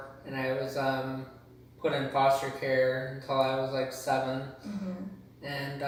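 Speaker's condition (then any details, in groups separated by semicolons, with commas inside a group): Cerebral palsy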